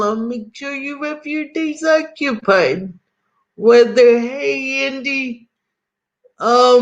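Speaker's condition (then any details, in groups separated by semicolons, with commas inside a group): Cerebral palsy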